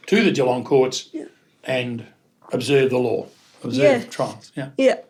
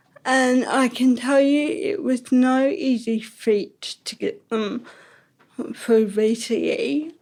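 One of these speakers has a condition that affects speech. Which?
The second: ataxic cerebral palsy; ataxic type, from birth, coordination and balance affected, crutches; diagnosed around age three, slower walking and handwriting.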